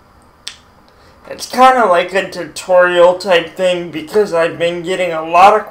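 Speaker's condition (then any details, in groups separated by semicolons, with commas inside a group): Cerebral palsy, mild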